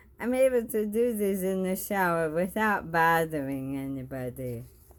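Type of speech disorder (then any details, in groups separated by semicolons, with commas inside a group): Bulbar dysarthria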